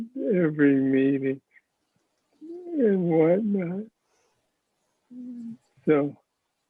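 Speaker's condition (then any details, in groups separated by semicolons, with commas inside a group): Parkinson's disease; speech sounds like mush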